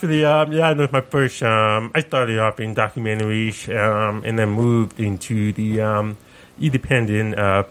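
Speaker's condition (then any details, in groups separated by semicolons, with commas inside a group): Profound deafness, deaf accent; born profoundly deaf, 95 db loss both ears, cause unknown, sensorineural, cochlear implant, earlier hearing aids; sounds different, listeners ask where accent is from, parents taught speech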